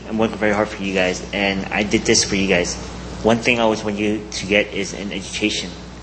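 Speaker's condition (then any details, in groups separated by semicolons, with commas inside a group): Cleft palate; congenital cleft palate, present from birth, care covered by garment union insurance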